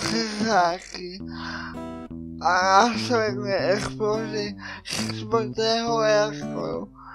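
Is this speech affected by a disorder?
Yes: cerebral palsy.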